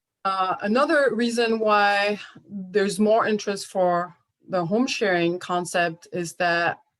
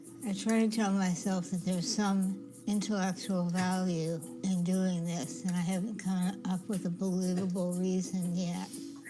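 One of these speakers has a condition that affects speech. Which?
The second: Parkinson's disease; about 16 years since diagnosis.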